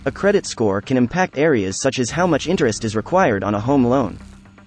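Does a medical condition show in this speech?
No.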